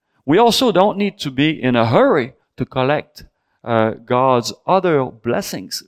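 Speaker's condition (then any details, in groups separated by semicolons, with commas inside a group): No condition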